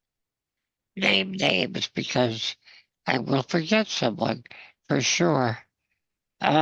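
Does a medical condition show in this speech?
Yes: spinal muscular atrophy.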